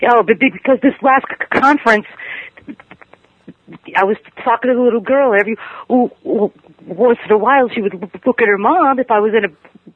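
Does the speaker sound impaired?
Yes: stuttering; stuttering at ages 10 to 15; ongoing stuttering, attends NSA stuttering conferences; stays with stutter rather than changing words, speech tools mentally exhausting, hard to focus on message; here repeated sounds.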